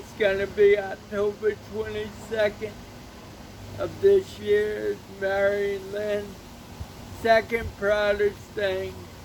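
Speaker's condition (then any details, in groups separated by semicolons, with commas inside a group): Cerebral palsy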